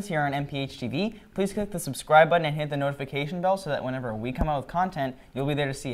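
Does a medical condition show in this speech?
No.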